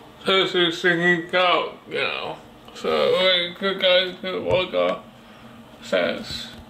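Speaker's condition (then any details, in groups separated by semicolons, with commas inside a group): Cerebral palsy; body affected; speech disability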